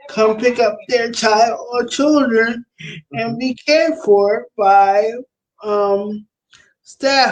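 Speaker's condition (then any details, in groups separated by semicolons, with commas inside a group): Cerebral palsy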